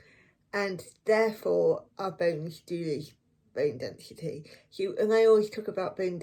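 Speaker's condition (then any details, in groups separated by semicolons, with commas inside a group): Cerebral palsy; affects one foot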